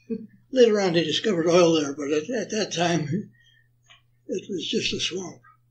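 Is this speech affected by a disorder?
Yes: Parkinson's.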